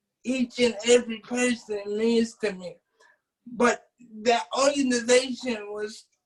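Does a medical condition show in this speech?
Yes: cerebral palsy.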